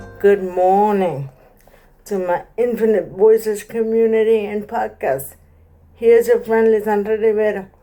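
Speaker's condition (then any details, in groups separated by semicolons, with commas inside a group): Cerebral palsy; present from birth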